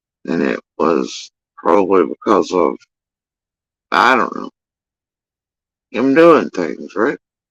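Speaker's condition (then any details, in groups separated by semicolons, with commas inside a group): Facial paralysis after surgery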